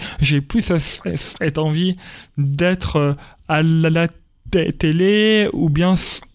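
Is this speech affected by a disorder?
Yes: stuttering; stuttering since early childhood at school, speech therapy helped, told elimination almost impossible; age 28, lives with stuttering and accepts it; stuttering persists, described by him as an accent; here repeated sounds.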